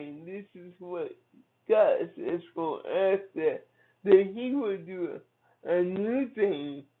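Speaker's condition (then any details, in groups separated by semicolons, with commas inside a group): Cerebral palsy; from birth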